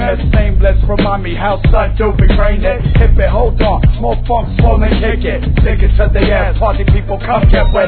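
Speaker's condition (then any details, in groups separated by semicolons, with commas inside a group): No condition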